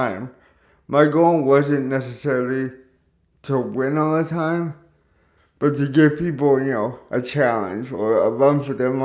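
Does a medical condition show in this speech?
Yes: cerebral palsy; caused by stroke at birth.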